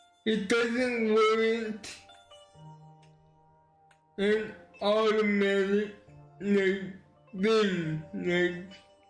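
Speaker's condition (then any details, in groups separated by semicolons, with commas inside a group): Cerebral palsy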